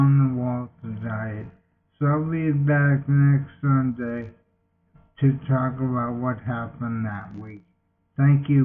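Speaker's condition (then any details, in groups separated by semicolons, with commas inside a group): Multiple sclerosis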